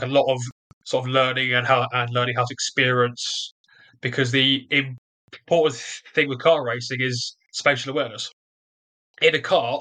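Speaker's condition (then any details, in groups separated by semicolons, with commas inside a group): Stutter; developmental, onset early childhood, lifelong, more severe during trial, barely able to speak first six months in prison; stutters during this interview; ignores disfluencies and keeps talking, media presence trained as main focus; repeated words, blocks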